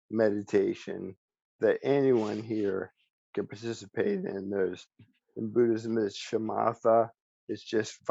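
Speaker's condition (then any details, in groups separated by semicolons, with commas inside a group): ALS; speech still preserved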